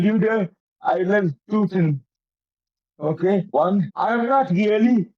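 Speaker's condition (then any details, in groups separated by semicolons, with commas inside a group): Cerebral palsy; affects coordination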